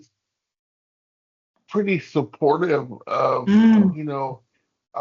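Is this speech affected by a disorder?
Yes: cerebral palsy; hamstring releases.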